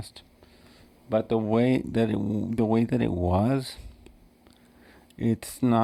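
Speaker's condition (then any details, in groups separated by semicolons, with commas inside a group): Cerebral palsy; wheelchair user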